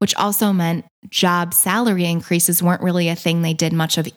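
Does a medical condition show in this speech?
No.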